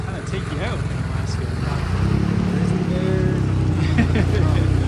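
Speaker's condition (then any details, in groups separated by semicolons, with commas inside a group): No condition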